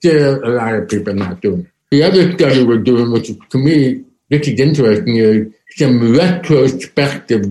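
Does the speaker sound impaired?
Yes: deafness, profound; diagnosed at age four, no intervention first 3-4 years, mainstream schooling; cannot understand masked speakers.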